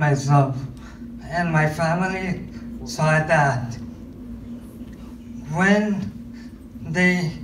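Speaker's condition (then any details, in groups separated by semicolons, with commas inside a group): Cerebral palsy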